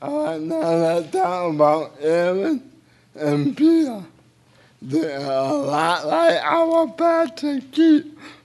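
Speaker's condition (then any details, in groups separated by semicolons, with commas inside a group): Cerebral palsy; involuntary hand movements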